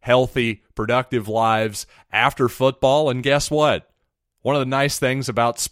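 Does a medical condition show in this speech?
No.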